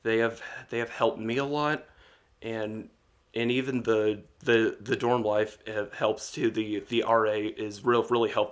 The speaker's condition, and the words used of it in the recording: Stuttering. I am ADHD. I have depression and anxiety, and I stutter sometimes.